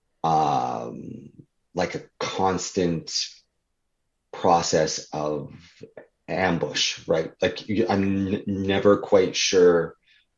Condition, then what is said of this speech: Stuttering. So because I think I can feel them, and how they operate and how they come to fruition all throughout my body.